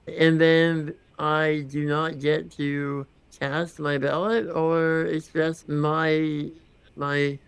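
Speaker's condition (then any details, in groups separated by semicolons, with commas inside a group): Congenital muscular dystrophy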